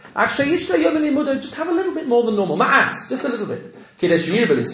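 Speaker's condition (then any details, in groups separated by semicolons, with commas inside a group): No condition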